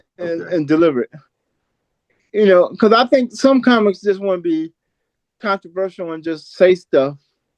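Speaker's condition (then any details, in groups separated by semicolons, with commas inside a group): Cerebral palsy; from birth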